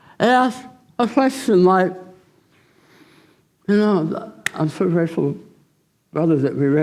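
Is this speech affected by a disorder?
Yes: tongue cancer surgery.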